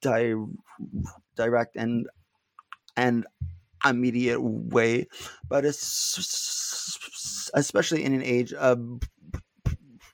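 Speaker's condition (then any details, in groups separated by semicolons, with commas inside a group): Stuttering; not stuttering much during this interview; little stuttering currently; repeated sounds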